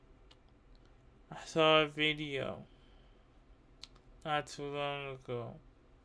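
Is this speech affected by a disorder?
Yes: cerebral palsy; uses wheelchair.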